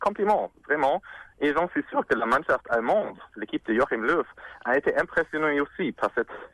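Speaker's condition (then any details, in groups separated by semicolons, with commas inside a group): No condition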